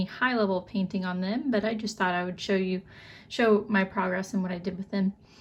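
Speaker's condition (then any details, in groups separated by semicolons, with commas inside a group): No condition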